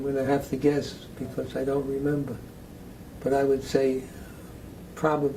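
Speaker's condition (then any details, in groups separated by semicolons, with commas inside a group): Parkinson's disease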